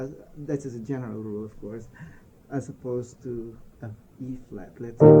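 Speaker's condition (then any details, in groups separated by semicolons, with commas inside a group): No condition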